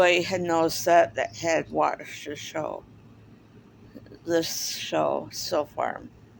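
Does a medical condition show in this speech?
Yes: cerebral palsy; speaks differently.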